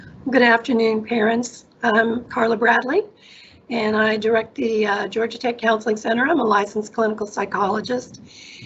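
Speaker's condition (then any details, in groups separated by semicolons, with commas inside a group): No condition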